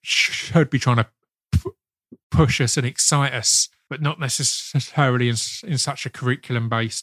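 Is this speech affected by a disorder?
Yes: stutter; worsened around GCSE years, parents tried speech therapist, then hypnotist for relaxation; stammer worsened in secondary school, prohibitive in places, hypnotist aimed at less stammering, less concern; here repeated sounds, repeated words, prolonged sounds.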